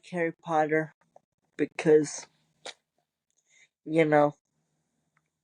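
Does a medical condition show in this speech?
Yes: cerebral palsy; wheelchair user.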